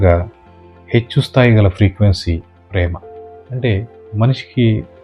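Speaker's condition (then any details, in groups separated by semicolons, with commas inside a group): No condition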